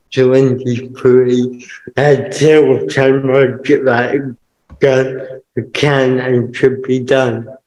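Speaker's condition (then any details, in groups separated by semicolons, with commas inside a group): Cerebral palsy; permanent wheelchair user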